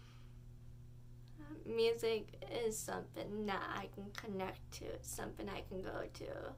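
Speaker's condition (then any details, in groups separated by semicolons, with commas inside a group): Cerebral palsy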